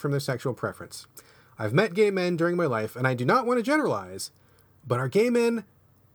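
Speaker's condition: No condition

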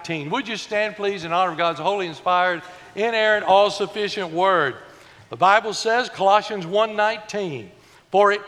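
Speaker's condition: No condition

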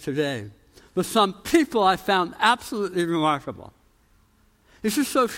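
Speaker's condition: Tongue cancer, jaw reconstruction, osteonecrosis of jaw after radiation; about 13 years since tongue cancer

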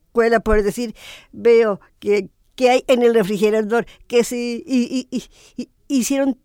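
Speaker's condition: Down syndrome; adult woman

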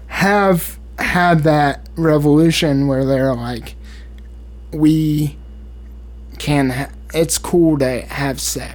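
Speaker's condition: Cerebral palsy, spastic

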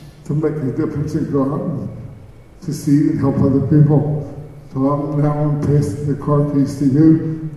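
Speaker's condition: Cerebral palsy; speech

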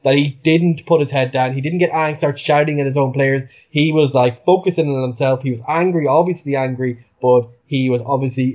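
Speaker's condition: No condition

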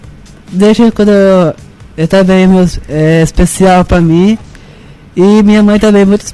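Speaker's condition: Down syndrome; genetic, present from birth, recognized soon after birth; 18 years old, turning 19

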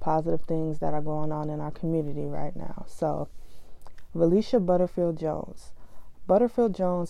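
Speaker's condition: No condition

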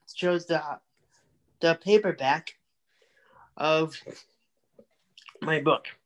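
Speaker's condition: Cerebral palsy; multiple surgeries since infancy

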